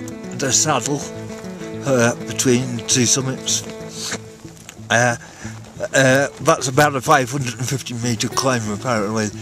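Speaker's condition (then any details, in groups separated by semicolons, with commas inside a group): Cerebral palsy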